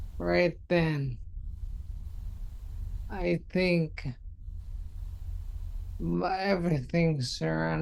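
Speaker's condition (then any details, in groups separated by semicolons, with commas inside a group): Multiple sclerosis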